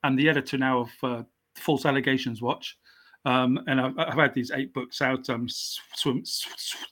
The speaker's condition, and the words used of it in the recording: Stuttering. And um, I have a stammer; it'll come up here or